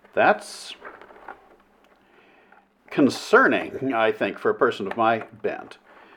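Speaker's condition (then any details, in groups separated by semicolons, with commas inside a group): No condition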